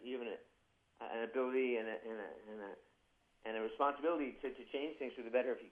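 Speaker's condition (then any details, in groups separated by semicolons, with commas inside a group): Parkinson's disease; young onset, diagnosed by a neurologist at age 29, managed with medications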